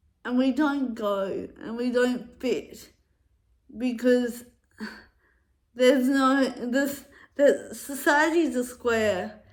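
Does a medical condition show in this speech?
Yes: cerebral palsy; affects walking and speech.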